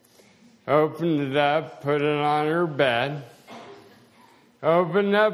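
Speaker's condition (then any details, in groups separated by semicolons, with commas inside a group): Slowed speech, swallowing problems; speech and swallowing affected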